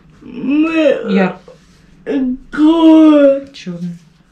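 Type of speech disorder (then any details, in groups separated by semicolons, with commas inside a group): Pseudobulbar dysarthria; cerebral palsy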